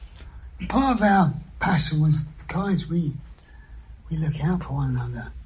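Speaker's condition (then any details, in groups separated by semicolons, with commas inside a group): Throat cancer surgery, vocal injections; whispered after surgery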